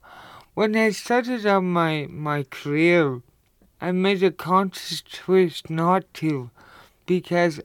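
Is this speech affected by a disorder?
Yes: cerebral palsy; limited coordination.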